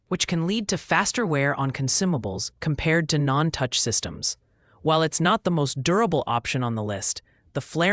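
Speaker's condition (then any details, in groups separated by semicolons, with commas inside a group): No condition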